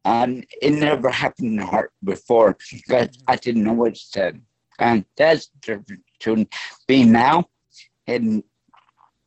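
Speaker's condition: Stroke; lay on floor 8 hours before help, voice affected; voice altered since stroke, lasting effect

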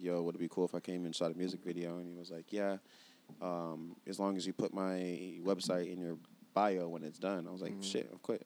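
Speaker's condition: No condition

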